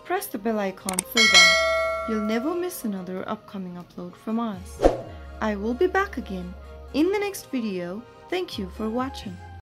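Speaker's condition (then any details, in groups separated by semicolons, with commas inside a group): No condition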